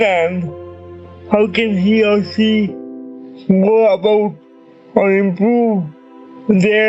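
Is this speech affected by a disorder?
Yes: cerebral palsy.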